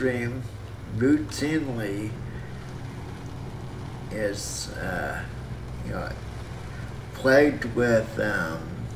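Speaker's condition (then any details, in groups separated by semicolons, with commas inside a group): Cerebral palsy; breathing fine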